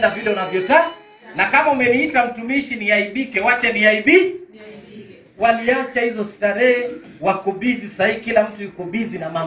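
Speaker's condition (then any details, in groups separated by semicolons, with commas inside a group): No condition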